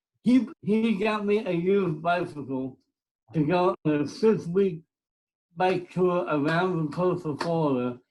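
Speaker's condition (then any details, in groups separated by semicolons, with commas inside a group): Cerebral palsy; speech impediment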